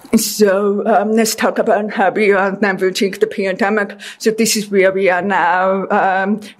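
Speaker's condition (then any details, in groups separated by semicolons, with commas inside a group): Deafness; deaf since childhood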